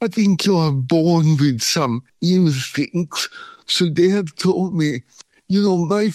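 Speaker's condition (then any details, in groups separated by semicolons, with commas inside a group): Cerebral palsy; cramp and pain free in Thailand, pain returns in Sweden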